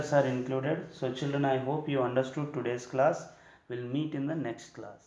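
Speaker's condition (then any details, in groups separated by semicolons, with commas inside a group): No condition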